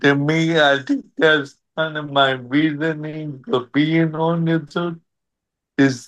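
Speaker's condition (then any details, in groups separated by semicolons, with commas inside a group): Cerebral palsy; wheelchair over the years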